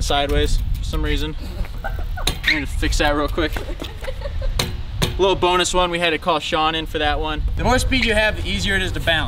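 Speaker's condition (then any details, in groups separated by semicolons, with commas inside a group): No condition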